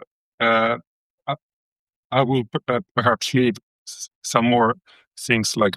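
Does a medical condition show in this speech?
Yes: stutter; stutter since toddler startled by big leashed dog, fluent in two languages before, childhood speech therapy; early 40s, about 40 years since onset, not the most severe but constantly on mind; fluctuates quite a lot, jaw moves when struggling to utter words, mistaken for drug use; here prolonged sounds, blocks.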